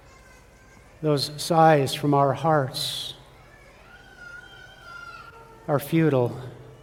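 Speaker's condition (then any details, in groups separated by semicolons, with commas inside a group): No condition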